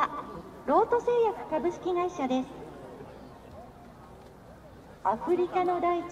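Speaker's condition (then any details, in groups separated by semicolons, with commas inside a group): No condition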